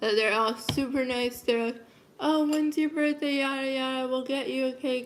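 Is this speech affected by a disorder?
Yes: cerebral palsy, mild.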